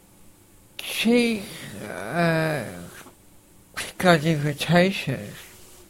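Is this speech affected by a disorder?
Yes: facioscapulohumeral muscular dystrophy, facioscapulohumeral (FSHD); diagnosed about age 10.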